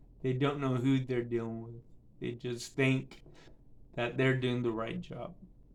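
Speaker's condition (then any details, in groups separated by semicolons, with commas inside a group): Cerebral palsy; affects speech and balance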